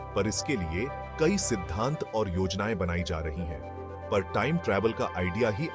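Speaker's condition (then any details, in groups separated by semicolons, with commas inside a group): No condition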